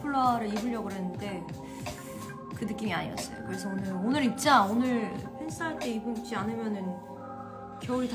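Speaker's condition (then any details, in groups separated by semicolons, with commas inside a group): No condition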